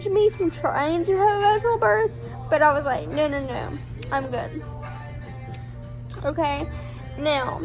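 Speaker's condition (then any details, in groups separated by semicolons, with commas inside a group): Cerebral palsy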